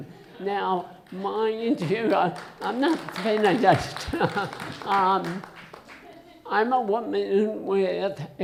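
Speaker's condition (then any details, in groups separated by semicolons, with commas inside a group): Essential tremor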